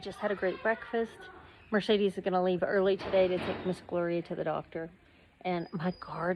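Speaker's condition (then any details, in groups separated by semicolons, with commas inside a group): No condition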